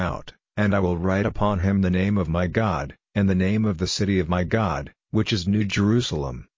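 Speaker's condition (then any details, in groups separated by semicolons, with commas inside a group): No condition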